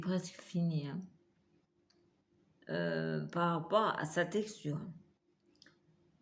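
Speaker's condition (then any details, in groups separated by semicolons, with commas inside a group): Multiple sclerosis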